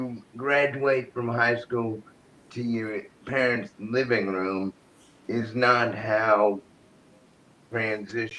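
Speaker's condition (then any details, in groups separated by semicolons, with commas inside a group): Cerebral palsy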